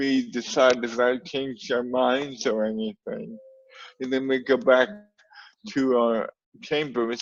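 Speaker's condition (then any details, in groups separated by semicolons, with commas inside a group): Cerebral palsy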